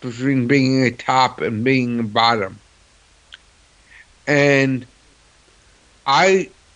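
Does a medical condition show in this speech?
Yes: cerebral palsy; cerebral palsy known since childhood; others sometimes ask why speech sounds funny or different, host hears New York accent, no typical CP voice.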